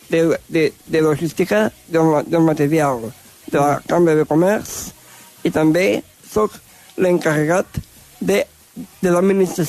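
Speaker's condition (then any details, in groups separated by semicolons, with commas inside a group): Down syndrome; different learning pace; age 30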